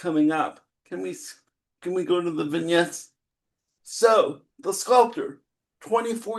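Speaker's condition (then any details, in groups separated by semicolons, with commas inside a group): Cerebral palsy; spastic type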